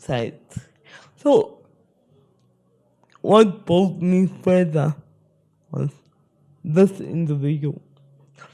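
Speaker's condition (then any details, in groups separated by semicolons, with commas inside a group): Spastic cerebral palsy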